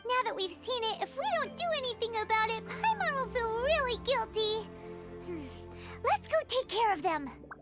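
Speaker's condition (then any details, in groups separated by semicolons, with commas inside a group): No condition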